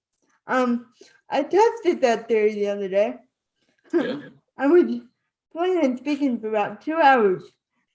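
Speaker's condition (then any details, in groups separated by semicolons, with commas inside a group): Spastic cerebral palsy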